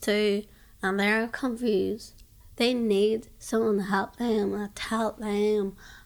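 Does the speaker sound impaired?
Yes: Down syndrome; diagnosed by doctor, early warning she might never talk or walk; early prediction she might never talk, now speaks publicly, including at UN in Geneva.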